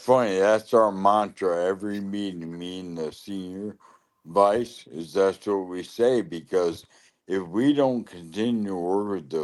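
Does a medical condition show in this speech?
Yes: lou Gehrig's disease (ALS).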